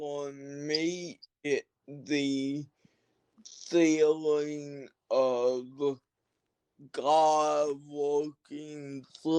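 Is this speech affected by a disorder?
Yes: cerebral palsy.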